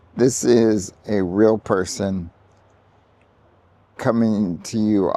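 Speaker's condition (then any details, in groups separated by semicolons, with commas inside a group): ALS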